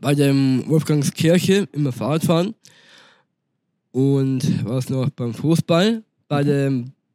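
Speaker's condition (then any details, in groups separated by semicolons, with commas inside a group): Down syndrome; congenital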